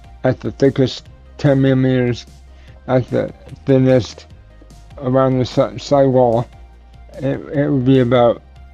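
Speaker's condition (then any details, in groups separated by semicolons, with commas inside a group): Cerebral palsy; tends to mess up words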